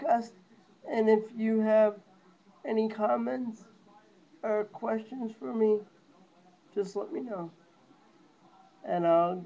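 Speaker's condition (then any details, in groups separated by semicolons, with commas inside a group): Cerebral palsy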